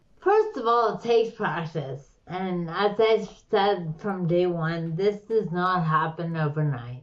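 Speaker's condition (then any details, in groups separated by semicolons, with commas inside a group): Slurred speech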